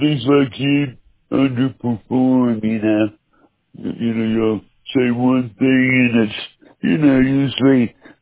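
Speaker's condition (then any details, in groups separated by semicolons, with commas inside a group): Trouble speaking, mild; a little trouble speaking, asks listener to bear with him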